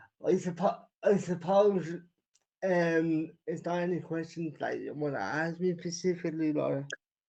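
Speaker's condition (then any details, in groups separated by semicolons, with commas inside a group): Cerebral palsy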